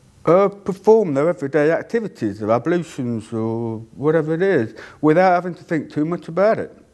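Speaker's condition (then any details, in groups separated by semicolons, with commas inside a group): Deafness; cannot hear own voice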